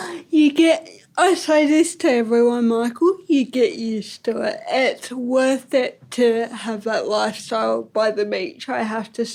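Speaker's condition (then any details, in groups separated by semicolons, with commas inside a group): Ataxic cerebral palsy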